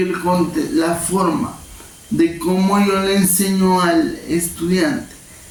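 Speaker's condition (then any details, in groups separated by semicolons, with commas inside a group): Cerebral palsy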